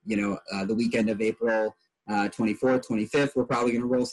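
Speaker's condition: No condition

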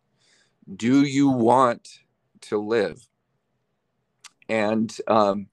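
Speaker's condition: No condition

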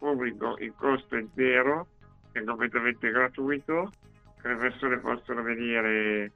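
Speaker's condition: Duchenne muscular dystrophy; walked until age 10, then first electric wheelchair due to disease; age 37, uses electric wheelchair

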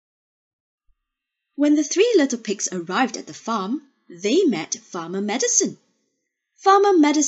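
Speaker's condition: No condition

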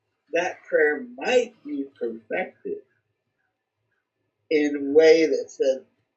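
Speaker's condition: Cerebral palsy; speech not affected

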